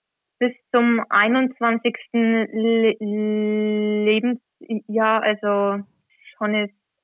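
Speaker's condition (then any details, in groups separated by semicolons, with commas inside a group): Stuttering; covert stuttering hidden over ten years, avoided words anticipated to be stuttered; no longer hidden, reads Gospel in church, practices reading at home beforehand; reading aloud in church not stutter-free; repeated sounds, blocks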